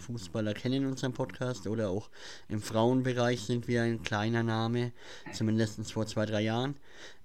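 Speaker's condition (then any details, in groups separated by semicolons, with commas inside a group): Cleft palate; cleft palate present since childhood, speech impediment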